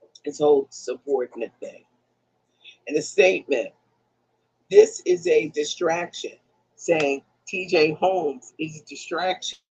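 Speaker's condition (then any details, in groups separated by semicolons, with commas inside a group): No condition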